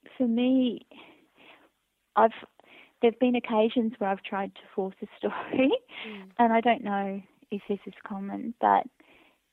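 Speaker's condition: No condition

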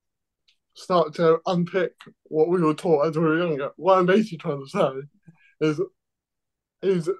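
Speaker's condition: Cerebral palsy

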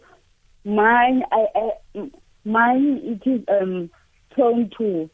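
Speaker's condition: Cerebral palsy; competes in prone adaptive surfing category, needs assistance into the water

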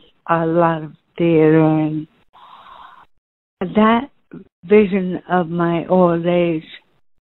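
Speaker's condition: ALS; genetic, initially thought sporadic, first signs voice and breathing while singing, ENT scope and brain, throat MRI clean; breathing changed while singing, could not sing, lost voice for teaching

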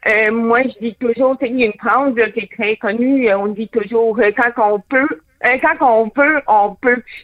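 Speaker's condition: Hearing loss with cochlear implant; born deaf

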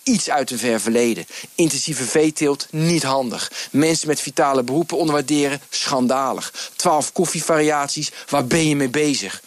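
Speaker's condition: No condition

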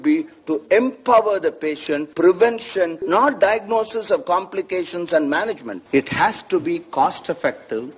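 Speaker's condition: No condition

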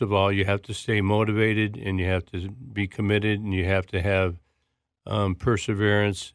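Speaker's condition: Parkinson's disease; left hand clutching years before diagnosis, anxiety-triggered tremor, movement and coordination affected, diagnosed within two days via Peter Secchia; speech tough, learned voice correction in Big and Loud therapy

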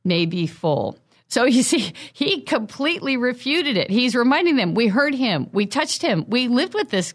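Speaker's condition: No condition

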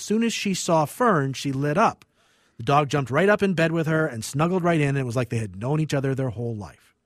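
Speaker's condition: No condition

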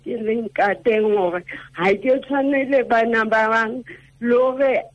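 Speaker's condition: Cerebral palsy; affects speech

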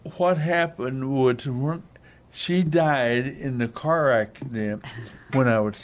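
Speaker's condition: Hemorrhagic stroke, hemorrhagic, basal ganglia

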